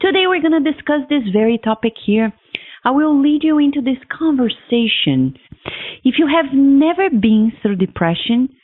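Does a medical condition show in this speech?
No.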